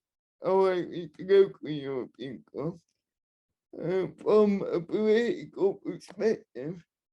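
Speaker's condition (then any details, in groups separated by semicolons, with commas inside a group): Cerebral palsy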